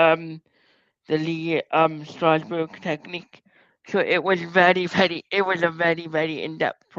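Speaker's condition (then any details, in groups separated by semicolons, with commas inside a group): Cerebral palsy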